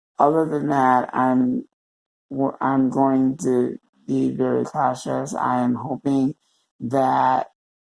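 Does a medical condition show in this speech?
Yes: cerebral palsy.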